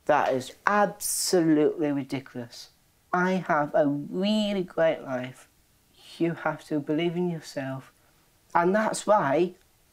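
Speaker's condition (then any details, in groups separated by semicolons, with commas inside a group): Down syndrome; extra chromosome, present from birth, recognized at birth before cord was cut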